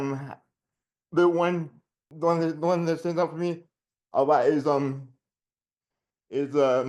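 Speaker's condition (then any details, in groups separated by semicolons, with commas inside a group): Generalized dystonia; generalized, childhood onset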